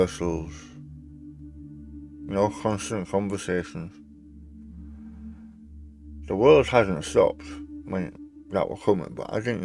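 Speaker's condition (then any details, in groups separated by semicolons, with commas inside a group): Tongue cancer surgery; stage 4 tongue cancer, major operation, radiotherapy; recovering after radiotherapy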